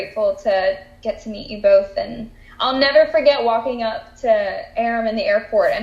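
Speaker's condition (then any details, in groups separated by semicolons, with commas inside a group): No condition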